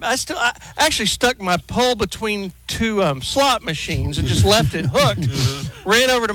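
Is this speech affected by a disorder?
No.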